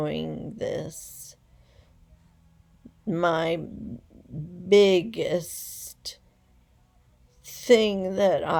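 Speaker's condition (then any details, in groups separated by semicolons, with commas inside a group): Essential tremor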